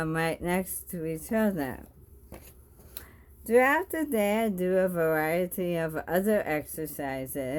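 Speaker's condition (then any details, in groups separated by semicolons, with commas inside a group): Bulbar ALS; bulbar onset in lip and tongue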